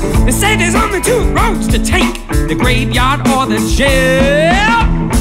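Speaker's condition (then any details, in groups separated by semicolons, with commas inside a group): No condition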